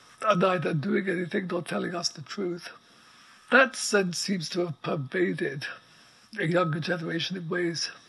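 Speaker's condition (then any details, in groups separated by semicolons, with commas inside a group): ALS; progressive neuromuscular illness, effectively quadriplegic, wheelchair six months after diagnosis, plastic nasal breathing pump; immobile for hours on end, pump sets breathing rate, writes by dictation; voice very weak, needs amplifier, breathing apparatus audible in background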